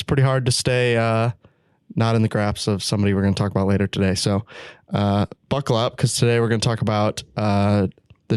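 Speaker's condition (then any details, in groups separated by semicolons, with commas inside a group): No condition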